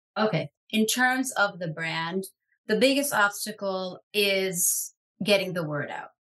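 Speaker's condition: No condition

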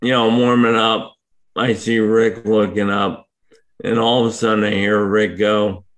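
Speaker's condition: ALS; difficulty speaking for long periods

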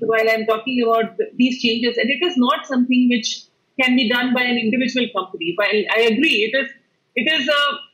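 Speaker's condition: No condition

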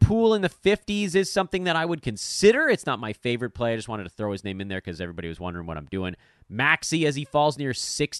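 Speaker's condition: No condition

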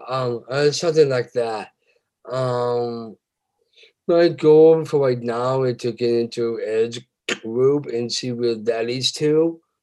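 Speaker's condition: Down syndrome

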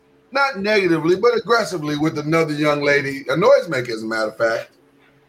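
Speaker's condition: No condition

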